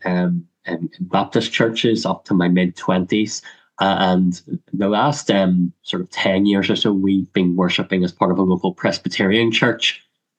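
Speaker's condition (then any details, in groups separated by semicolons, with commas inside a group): Cleft lip and palate; congenital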